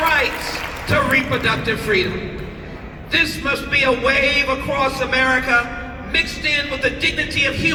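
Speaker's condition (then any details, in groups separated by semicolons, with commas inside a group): No condition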